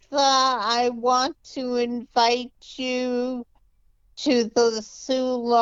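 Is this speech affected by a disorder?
Yes: multiple sclerosis; diagnosed at age 17.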